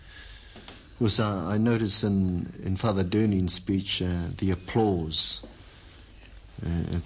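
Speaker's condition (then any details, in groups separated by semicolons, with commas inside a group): No condition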